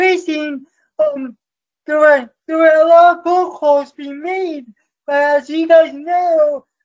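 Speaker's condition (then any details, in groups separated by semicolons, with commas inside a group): Cerebral palsy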